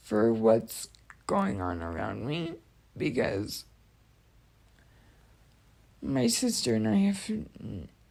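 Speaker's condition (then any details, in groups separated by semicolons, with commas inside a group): Cerebral palsy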